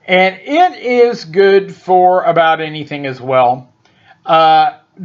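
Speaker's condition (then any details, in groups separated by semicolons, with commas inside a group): No condition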